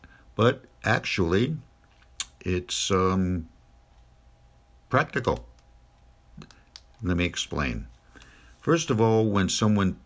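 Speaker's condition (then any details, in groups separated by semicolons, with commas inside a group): No condition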